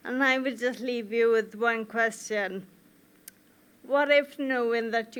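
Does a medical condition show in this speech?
Yes: Friedreich's ataxia; life-limiting; about 18 years since diagnosis, no treatment.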